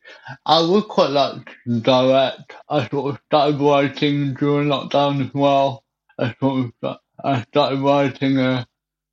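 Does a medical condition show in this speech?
Yes: cerebral palsy; from birth, stopped breathing, cesarean, incubator, walking deteriorated about age five, physiotherapy, walking frame, wheelchair; cannot drink from a glass, uses a straw.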